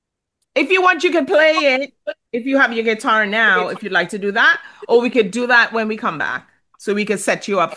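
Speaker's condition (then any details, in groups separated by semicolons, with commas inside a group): No condition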